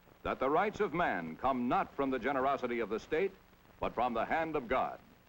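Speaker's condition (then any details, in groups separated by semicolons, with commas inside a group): No condition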